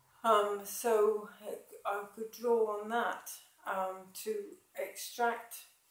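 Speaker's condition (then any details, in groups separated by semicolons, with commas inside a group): MND, mild; diagnosed about eight months earlier; speech slightly affected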